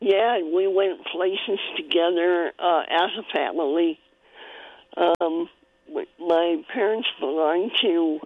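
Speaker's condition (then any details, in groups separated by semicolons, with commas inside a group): Cleft palate; spoon feeding needed at one point in early childhood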